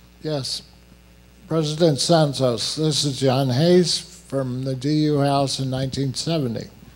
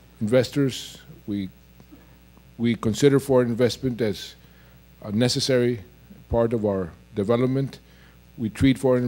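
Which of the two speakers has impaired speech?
The first: multiple sclerosis.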